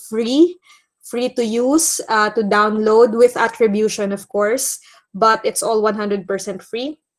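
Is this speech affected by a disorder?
No.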